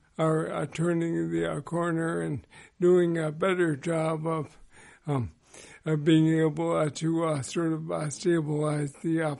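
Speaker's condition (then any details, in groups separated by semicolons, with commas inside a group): ALS; progressive motor neuron disease, slower progression than most; over 12 years since diagnosis, worsening daily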